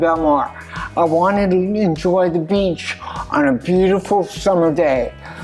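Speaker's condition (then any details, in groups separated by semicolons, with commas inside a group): Cerebral palsy; lifelong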